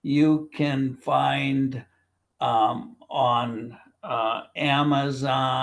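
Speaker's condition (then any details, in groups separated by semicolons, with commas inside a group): Primary lateral sclerosis, bulbar onset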